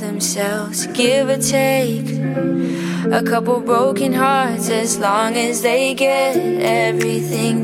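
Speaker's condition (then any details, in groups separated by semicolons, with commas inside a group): No condition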